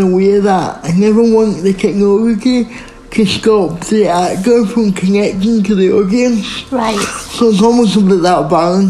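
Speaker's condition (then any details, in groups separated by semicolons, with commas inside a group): Speech impairment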